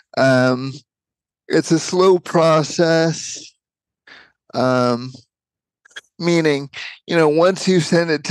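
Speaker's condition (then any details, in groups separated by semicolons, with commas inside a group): Cerebral palsy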